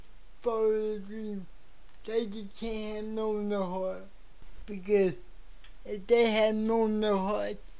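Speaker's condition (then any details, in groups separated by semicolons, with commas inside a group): Cerebral palsy; speech affected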